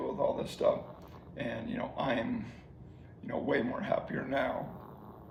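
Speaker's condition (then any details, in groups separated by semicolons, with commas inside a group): ALS; slowly progressing ALS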